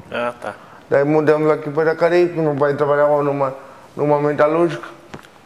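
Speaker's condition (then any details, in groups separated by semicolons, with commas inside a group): Cerebral palsy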